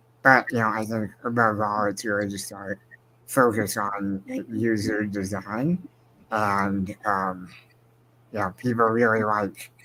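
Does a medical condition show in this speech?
Yes: spinal muscular atrophy.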